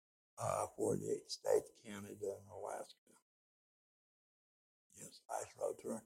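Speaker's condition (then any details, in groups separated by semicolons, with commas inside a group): Speech impediment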